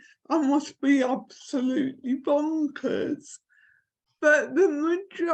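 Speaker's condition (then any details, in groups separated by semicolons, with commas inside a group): Cerebral palsy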